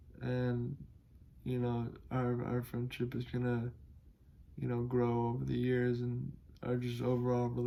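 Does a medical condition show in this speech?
Yes: cerebral palsy; able to speak.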